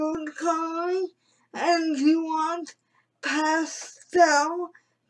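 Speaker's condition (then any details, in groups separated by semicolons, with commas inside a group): Cerebral palsy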